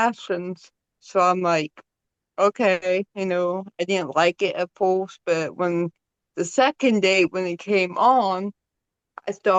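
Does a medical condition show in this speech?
Yes: cerebral palsy; present from birth.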